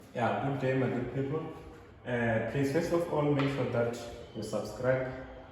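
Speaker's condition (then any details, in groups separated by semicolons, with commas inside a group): No condition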